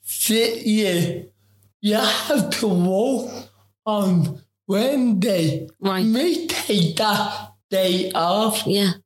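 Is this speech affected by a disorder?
Yes: ataxic cerebral palsy; talks word for word.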